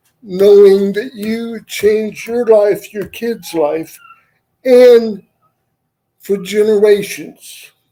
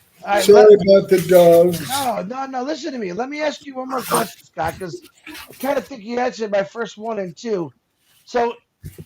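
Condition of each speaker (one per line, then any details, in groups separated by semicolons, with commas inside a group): Cerebral palsy; wheelchair user
No condition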